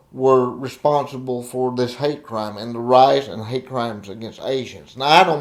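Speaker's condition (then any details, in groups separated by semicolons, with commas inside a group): Cerebral palsy; reports speaking clearly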